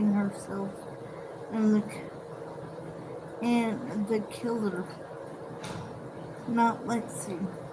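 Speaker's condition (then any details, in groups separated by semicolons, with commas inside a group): Cerebral palsy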